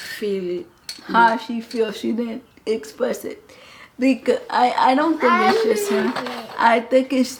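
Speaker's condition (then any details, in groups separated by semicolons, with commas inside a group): Cerebral palsy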